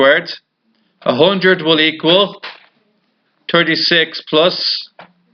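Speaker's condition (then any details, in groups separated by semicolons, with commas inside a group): No condition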